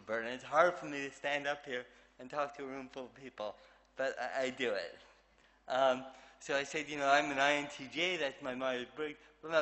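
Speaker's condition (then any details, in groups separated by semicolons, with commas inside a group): Cerebral palsy; affects movement and speech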